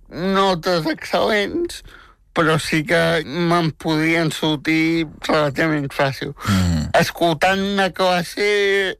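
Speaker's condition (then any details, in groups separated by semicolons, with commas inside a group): Spastic tetraplegic cerebral palsy; wheelchair user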